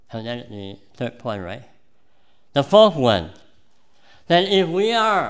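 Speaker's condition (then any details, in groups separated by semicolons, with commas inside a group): Cleft palate; congenital cleft palate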